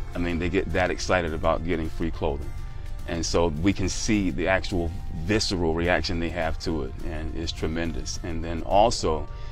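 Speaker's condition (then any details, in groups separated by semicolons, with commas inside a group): No condition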